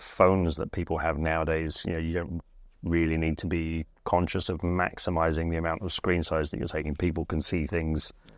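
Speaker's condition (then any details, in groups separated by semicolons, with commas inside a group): No condition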